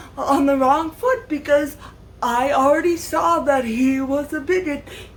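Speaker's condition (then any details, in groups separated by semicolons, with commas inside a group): Cerebral palsy, severe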